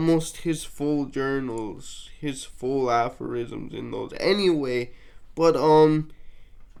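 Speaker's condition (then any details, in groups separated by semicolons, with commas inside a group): Cerebral palsy, mixed, mild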